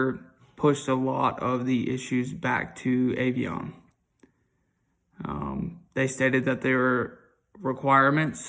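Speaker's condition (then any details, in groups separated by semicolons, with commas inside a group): No condition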